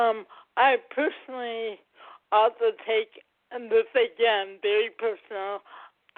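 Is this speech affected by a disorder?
Yes: cerebral palsy.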